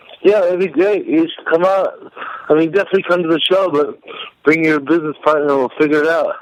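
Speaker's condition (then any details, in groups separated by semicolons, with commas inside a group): Cerebral palsy; may sound drunk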